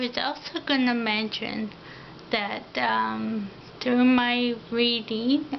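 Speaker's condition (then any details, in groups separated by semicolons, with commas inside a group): Ataxia; affects mouth and tongue coordination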